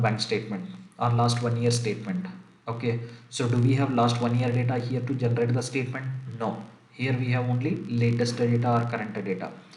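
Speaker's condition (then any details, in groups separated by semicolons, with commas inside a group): No condition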